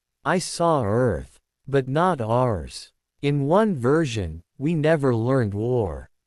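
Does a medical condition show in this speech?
No.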